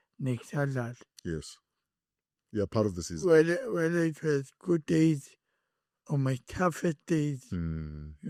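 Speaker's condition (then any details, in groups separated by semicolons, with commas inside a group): Cerebral palsy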